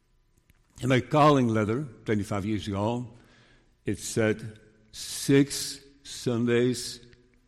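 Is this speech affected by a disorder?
Yes: Parkinson's disease; very slow progression per neurologist.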